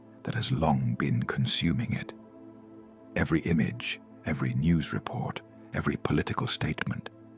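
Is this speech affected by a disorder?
No.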